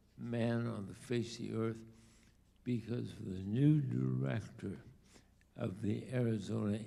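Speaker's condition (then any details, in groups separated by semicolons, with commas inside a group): ALS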